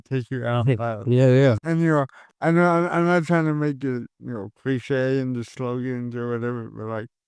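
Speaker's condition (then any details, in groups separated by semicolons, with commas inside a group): Cerebral palsy; caused by stroke at birth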